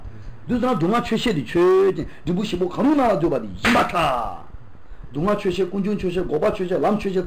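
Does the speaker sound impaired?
No.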